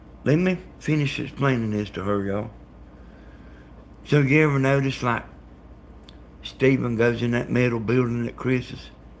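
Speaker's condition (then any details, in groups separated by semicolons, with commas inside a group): Brain bleed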